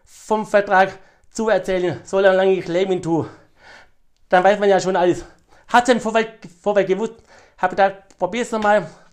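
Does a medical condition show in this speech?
Yes: stuttering, severe; stutter since childhood, cause unknown, parents also do not know cause; extreme stutter per host, repetitions of words and phrases, host understands well; here repeated sounds.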